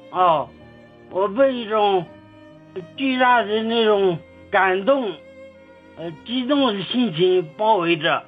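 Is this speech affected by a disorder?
Yes: cerebellar atrophy; onset at age fifteen, possibly from brain trauma, now age 44, physically disabled; speech sounds different from ordinary people, self-described speech impairment, host hears it.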